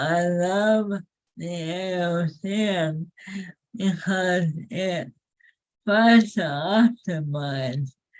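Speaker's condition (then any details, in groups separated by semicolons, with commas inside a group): ALS; face improved, feet move faster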